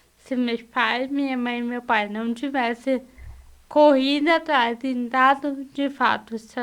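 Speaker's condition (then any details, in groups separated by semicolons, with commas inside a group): Cerebral palsy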